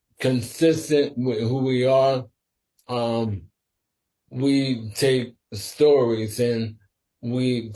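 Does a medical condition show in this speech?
Yes: sporadic ALS.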